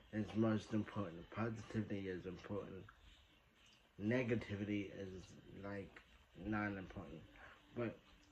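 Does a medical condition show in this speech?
Yes: traumatic brain injury.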